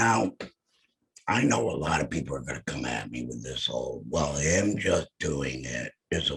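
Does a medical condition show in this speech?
Yes: head and neck cancer; voice lost.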